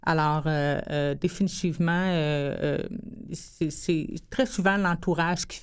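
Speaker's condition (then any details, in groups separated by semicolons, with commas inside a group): Hearing loss since birth; expresses herself very well, worked very hard for it, also speaks English well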